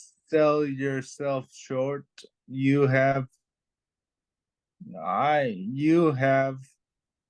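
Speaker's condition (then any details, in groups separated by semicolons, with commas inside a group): Traumatic brain injury; brain surgery; in recovery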